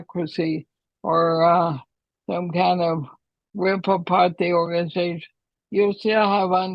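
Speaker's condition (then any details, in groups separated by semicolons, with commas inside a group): ALS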